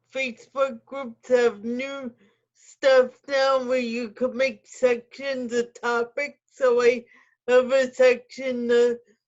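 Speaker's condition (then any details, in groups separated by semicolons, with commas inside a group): Cerebral palsy; spastic quadriplegic form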